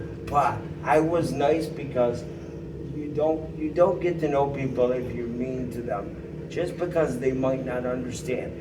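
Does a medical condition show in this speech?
Yes: cerebral palsy; needs substantial care assistance.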